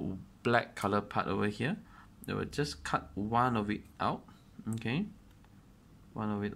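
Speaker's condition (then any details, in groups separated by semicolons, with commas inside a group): No condition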